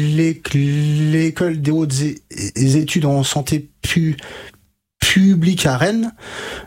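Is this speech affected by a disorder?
Yes: stuttering; stuttering since age 5 to 6, about 27 years, untreated until about 20; speech therapy with stuttering specialist Catherine Daubier in Nancy from 20-22, several years, fluency techniques; current blocks and repetitions, blocked every sentence, used gestures, froze reading aloud; here repeated sounds, prolonged sounds, blocks.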